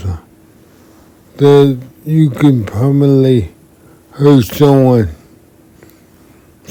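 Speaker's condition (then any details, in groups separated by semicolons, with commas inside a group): Multiple sclerosis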